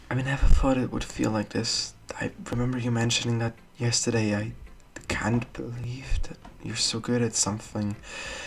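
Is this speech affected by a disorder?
No.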